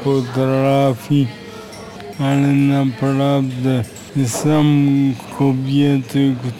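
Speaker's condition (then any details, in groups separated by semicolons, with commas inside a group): Aphasia; pool treatments at Lądek-Zdrój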